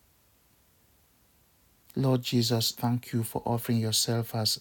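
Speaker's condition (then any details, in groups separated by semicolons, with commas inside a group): No condition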